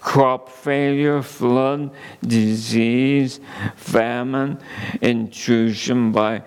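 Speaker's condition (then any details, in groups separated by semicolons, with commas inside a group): ALS; under neurologist care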